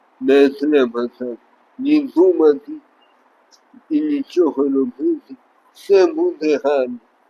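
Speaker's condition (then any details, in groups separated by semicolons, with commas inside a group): Traumatic brain injury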